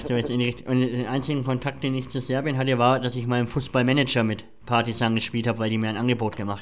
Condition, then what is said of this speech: Cleft palate. Bestes Beispiel, man hört es ja vielleicht in meiner Stimme, ich habe eine Gaumenspalte.